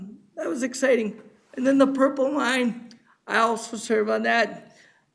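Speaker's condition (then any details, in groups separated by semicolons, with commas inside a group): Cerebral palsy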